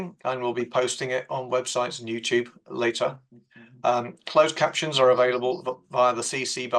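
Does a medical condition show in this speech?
No.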